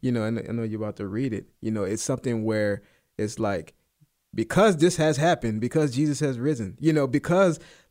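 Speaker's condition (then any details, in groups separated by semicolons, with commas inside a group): No condition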